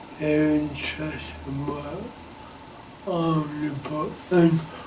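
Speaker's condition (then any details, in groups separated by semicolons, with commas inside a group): Cerebral palsy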